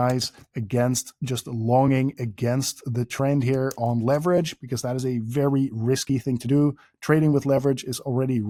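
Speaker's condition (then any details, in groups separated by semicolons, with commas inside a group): No condition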